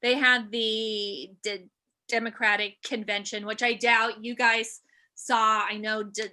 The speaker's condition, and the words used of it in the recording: Stuttering. But for me i found that i'm doing more secondaries now because i tend to do more secondaries when i talk on the phone